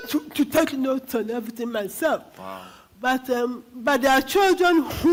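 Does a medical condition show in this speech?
Yes: cerebral palsy; diagnosed by brain scan.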